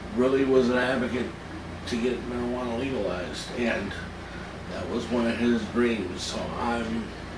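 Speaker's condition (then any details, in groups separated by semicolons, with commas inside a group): Cerebral palsy; from birth, spasticity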